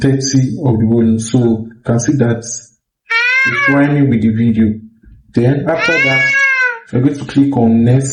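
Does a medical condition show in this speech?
No.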